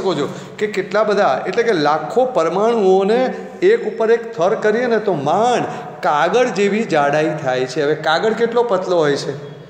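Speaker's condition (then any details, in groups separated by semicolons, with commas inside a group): No condition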